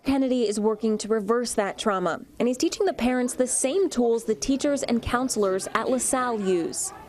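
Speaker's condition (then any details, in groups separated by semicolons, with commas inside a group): No condition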